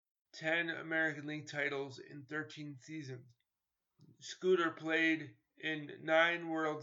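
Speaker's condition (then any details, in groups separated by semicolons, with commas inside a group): Cerebral palsy; later crutches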